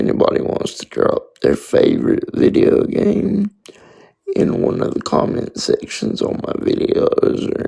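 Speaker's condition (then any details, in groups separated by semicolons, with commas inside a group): Spastic quadriplegic cerebral palsy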